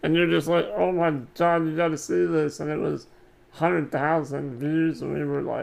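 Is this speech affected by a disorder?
Yes: muscular dystrophy.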